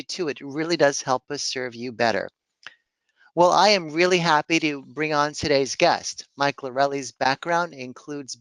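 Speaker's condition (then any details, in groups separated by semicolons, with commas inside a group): No condition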